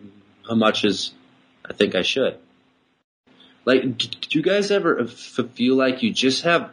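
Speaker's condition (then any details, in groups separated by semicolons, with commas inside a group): Stuttering; little daily speaking practice; frequent short stutters rather than long blocks, no speaking strategies ever worked on; worse explaining technical things, less with familiar listeners and regular talking; prolonged sounds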